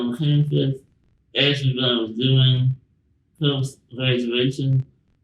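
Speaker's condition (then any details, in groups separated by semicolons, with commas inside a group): Spinal muscular atrophy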